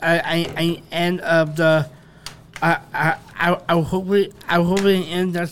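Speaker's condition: Down syndrome; public speaker giving keynote and motivational talks, speaks English, few Spanish and French words

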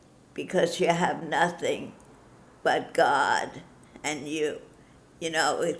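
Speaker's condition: Parkinson's disease; followed own path

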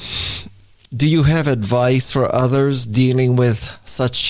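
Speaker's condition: No condition

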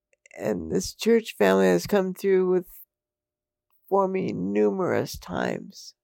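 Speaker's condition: Multiple system atrophy; bedbound since shortly after Christmas, about four years since onset, planning medical aid in dying

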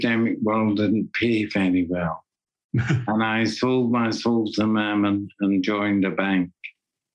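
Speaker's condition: Parkinson's disease; voice going

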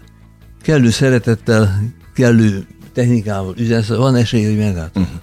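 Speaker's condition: Parkinson's disease; harder for listeners to understand

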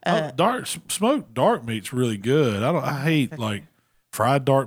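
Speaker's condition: No condition

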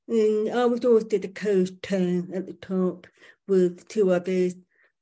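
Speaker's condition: Profoundly deaf, born profoundly deaf

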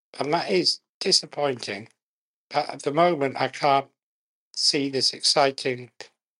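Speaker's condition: Muscular dystrophy; severe physical disability

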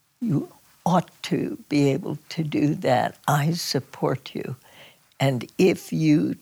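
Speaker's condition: Spasmodic dysphonia; strange

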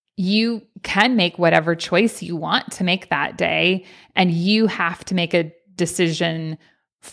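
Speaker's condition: No condition

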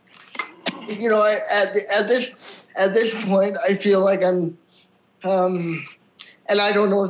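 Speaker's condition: Cerebral palsy; from birth, wheelchair user

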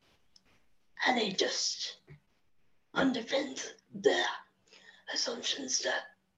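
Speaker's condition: Spastic quadriplegic cerebral palsy; needs help with most physical tasks, agency carers assist getting up and going to bed

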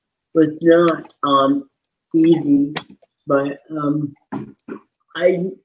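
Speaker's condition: Cerebral palsy; cerebral palsy from oxygen loss when stuck in birth canal, balance and coordination off, cannot drive, therapists in childhood; profound disability, big speech impediment he calls his accent, hard to understand at first, especially by phone

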